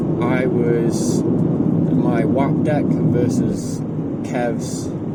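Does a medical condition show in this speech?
No.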